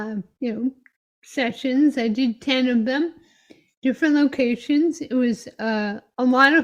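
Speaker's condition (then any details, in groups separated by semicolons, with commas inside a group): Myotonic dystrophy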